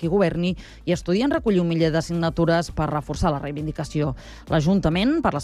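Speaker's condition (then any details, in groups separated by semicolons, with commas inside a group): No condition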